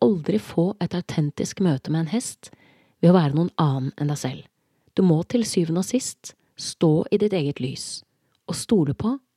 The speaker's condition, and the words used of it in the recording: None; typical speech.